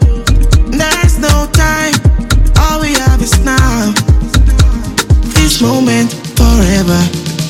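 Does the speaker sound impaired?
No.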